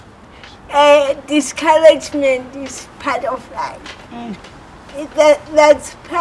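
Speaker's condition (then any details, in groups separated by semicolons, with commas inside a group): Cerebral palsy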